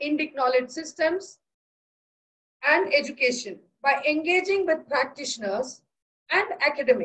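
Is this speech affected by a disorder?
No.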